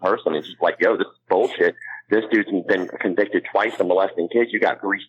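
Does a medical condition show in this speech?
Yes: cleft palate; congenital cleft palate, mouth, ear, nose and throat structure differ from most people, cannot blow up balloon; ear pressure not relieved, cannot clear ear, ear hurts in wrestling.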